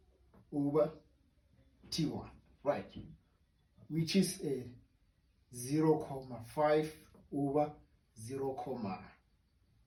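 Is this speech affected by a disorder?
No.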